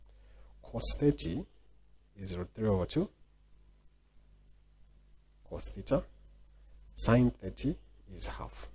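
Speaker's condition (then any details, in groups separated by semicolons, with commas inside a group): No condition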